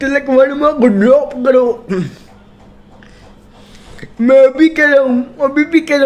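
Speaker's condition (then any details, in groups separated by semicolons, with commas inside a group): Cerebral palsy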